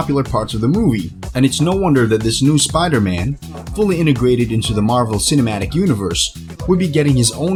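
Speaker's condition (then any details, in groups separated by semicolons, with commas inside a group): No condition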